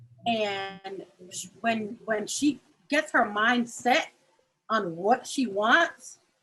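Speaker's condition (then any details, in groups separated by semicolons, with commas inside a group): No condition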